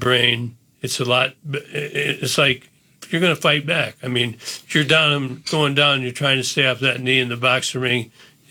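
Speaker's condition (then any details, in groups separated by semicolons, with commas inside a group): Parkinson's disease; Parkinson's disease diagnosed about 10 years ago, early posture and neck problems, Diamondbacks neck and shoulder surgeries; once unable to speak on live TV, leading to diagnosis two days later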